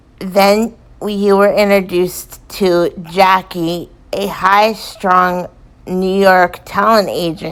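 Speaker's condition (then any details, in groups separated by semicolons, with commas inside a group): Cerebral palsy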